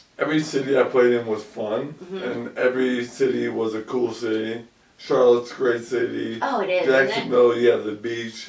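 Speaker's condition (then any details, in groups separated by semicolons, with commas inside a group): ALS; about 2 years since onset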